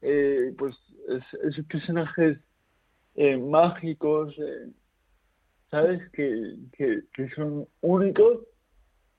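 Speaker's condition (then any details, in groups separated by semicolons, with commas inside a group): Cerebral palsy; mainly physical effects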